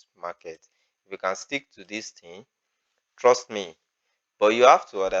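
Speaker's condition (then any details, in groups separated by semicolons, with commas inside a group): No condition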